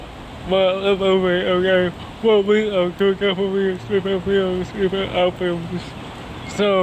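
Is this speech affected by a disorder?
Yes: cerebral palsy; speech disability.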